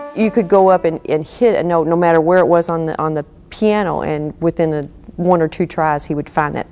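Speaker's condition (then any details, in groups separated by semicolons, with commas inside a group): No condition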